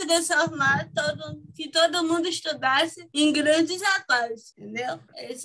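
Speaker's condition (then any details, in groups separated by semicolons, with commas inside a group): Cerebral palsy; from birth, motor sequelae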